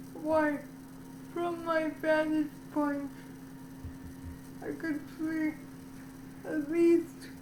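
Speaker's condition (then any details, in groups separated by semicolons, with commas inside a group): Cerebral palsy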